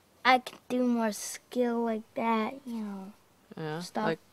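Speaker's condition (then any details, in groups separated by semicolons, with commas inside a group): Spastic diplegic cerebral palsy; spastic diplegic, legs, selective dorsal rhizotomy; 14 months post-surgery, marked improvement, rehab, spasticity follow-up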